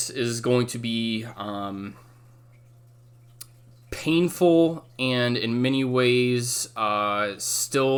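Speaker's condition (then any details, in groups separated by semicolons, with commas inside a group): No condition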